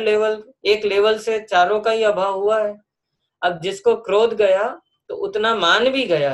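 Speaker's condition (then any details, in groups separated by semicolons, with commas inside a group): No condition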